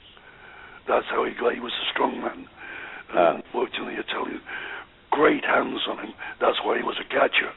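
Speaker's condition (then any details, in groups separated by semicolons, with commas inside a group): Voice box damage after neck operation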